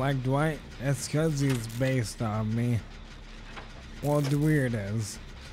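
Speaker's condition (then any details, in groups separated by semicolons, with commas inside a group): ALS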